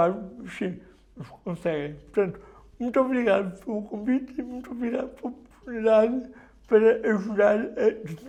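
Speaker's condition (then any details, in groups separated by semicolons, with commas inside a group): Cerebral palsy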